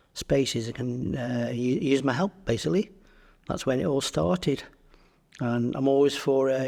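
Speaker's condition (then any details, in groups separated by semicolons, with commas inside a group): No condition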